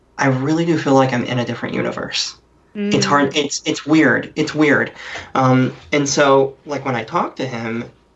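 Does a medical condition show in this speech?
Yes: cleft lip and palate; different.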